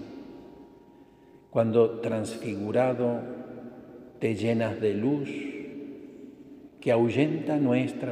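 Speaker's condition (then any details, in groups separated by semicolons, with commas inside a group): No condition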